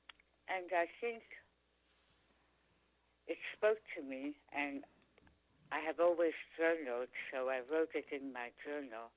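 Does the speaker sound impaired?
Yes: tongue cancer; stage 4 tongue cancer, chronic sore throat symptom, Dr. Oxford removed three quarters of tongue, two surgeries; could not speak, swallow or eat after surgery, feeding tube, now speaks pretty clearly.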